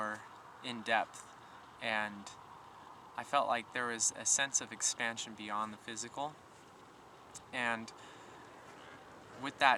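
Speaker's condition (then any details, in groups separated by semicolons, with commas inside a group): No condition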